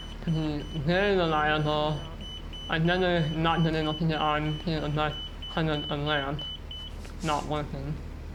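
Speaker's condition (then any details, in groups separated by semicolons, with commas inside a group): Muscular dystrophy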